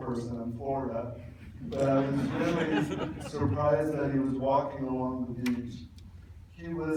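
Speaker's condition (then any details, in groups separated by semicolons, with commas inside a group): Cerebral palsy; could not really talk until age 12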